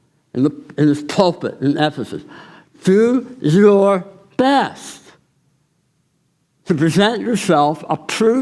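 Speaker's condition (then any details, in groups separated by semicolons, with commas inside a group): Tongue cancer surgery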